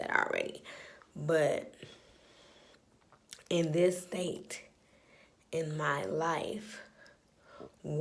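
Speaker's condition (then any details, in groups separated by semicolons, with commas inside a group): Spastic cerebral palsy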